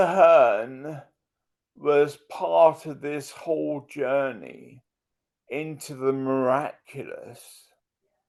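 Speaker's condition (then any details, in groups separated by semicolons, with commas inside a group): Multiple sclerosis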